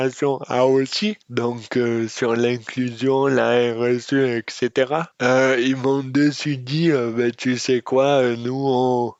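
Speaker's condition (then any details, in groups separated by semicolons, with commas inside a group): Dystonia; speech disorder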